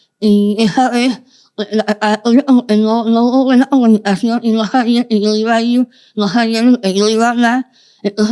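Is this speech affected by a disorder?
Yes: Moebius syndrome, congenital.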